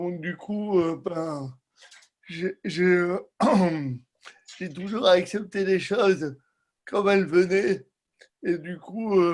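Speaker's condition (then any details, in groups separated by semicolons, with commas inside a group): Cerebral palsy; from birth, lack of oxygen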